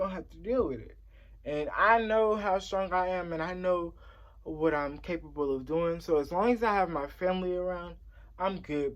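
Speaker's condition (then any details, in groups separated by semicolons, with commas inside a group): Cerebral palsy; since early childhood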